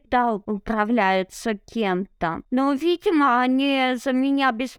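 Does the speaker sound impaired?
Yes: cerebral palsy; no wheelchair.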